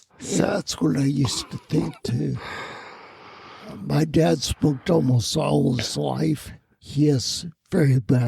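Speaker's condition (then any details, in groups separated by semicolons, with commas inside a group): Spinocerebellar ataxia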